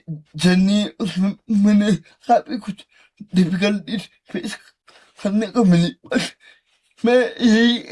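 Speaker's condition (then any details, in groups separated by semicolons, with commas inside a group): Cerebral palsy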